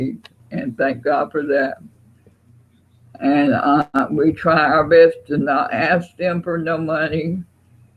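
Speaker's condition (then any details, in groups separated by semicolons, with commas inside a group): Parkinson's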